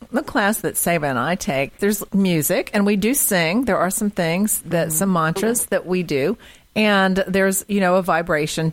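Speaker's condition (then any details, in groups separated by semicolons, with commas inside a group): No condition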